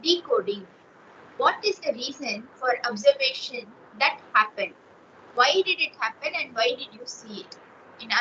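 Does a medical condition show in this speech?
No.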